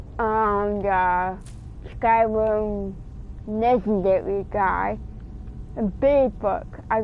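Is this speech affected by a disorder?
Yes: cerebral palsy.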